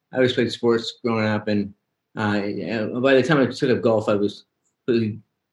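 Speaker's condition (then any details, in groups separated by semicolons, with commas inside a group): Young onset Parkinson's; halting at times, now fairly clear and robust, words come faster than can be spoken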